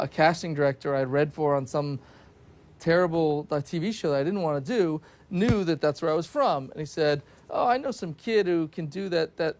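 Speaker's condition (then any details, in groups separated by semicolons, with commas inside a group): No condition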